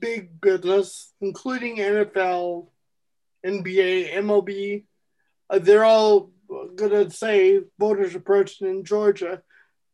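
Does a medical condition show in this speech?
Yes: cerebral palsy; present since at least age 8.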